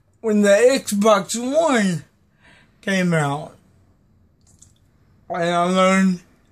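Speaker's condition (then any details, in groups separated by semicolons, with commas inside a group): Cerebral palsy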